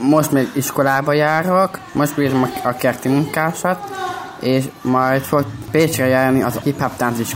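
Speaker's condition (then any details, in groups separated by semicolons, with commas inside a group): Down syndrome; congenital; age 22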